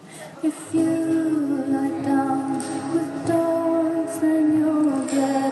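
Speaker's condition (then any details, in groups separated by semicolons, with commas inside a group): No condition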